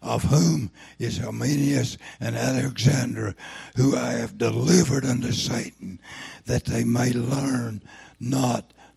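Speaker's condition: Throat cancer, lost vocal cord

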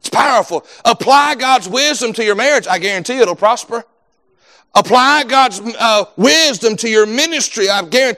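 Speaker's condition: No condition

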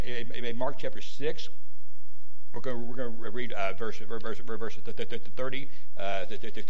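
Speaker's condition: Stuttering; stutter as usual way of talking, recent neck surgery; throat may get scratchy during talk, Halls lozenges at hand; worse when unwell, mistaken for stroke by Life Squad paramedics; repeated words

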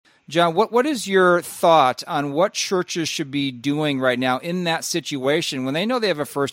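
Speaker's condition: No condition

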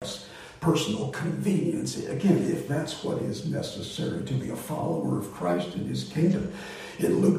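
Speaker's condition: Voice disorder; not contagious

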